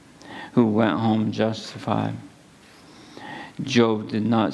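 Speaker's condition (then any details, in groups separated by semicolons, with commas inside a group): ALS; at least a couple of months since diagnosis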